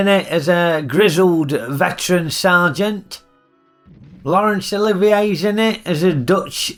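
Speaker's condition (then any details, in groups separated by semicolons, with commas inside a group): No condition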